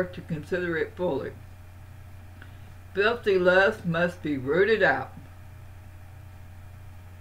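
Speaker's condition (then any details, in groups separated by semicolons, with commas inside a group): Parkinson's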